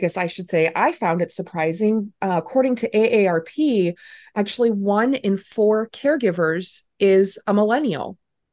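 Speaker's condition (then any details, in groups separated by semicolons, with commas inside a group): No condition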